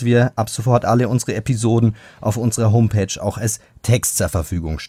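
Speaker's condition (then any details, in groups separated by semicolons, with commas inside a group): No condition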